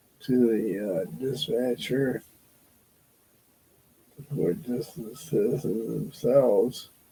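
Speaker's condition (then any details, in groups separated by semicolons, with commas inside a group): Parkinson's disease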